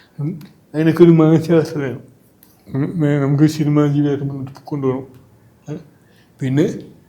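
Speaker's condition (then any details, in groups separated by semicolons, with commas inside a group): Cerebral palsy; from birth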